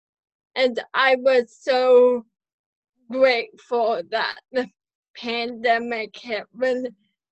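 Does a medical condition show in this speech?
Yes: cerebral palsy; mild spastic quadriplegic, since birth.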